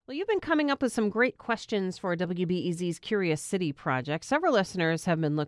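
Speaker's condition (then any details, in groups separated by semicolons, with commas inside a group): No condition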